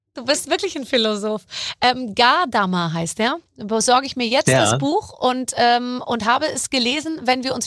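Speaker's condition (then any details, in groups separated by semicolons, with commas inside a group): No condition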